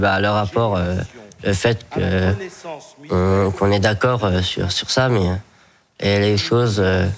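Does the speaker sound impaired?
Yes: trisomy 21.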